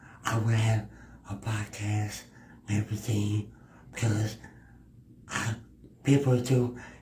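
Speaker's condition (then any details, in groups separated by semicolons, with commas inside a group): Cerebral palsy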